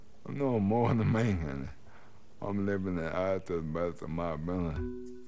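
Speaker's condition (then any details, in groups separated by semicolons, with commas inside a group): Amyotrophic lateral sclerosis, speech-generating device; progressive, arms first, then all limbs; lost use of limbs, uses communication device; lost ability to talk, speaks through device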